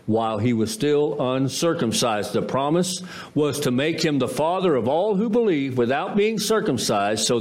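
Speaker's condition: No condition

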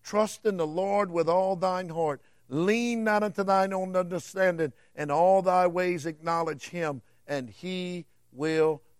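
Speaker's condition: No condition

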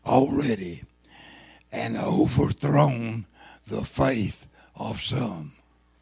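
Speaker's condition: Throat cancer, lost vocal cord

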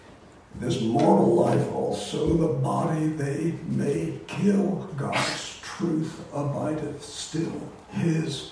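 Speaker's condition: Voice disorder; not contagious

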